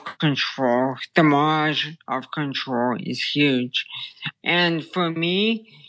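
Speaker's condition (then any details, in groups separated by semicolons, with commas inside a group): Brain stem tumor; childhood onset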